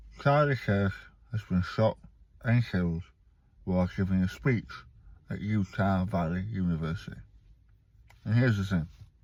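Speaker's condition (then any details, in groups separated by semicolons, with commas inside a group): Stage 4 tongue cancer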